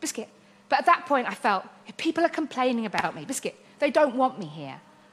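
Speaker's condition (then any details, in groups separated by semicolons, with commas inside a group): Tourette's syndrome; tics, walking very wobbly and needing help at time of theatre trip; frequent vocal tics during recording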